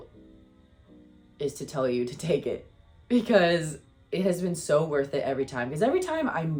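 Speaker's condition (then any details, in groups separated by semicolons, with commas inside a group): No condition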